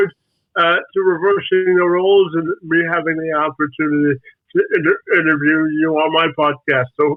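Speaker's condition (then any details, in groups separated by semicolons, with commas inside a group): Spastic quadriplegic cerebral palsy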